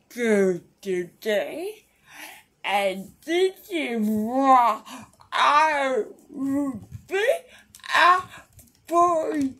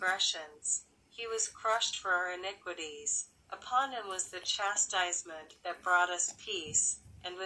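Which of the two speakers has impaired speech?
The first: cerebral palsy; since birth, difficult birth.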